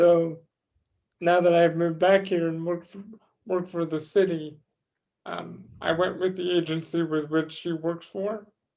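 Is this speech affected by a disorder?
Yes: cerebral palsy.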